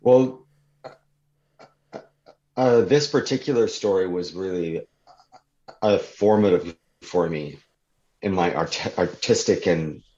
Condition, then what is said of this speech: Stuttering. Like I'm n never quite sure which words are going to, be hard to say.